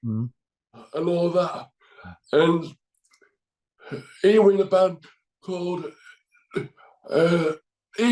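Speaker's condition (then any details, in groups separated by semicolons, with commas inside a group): Cerebral palsy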